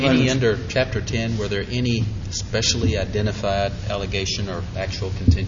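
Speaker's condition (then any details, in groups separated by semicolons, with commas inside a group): No condition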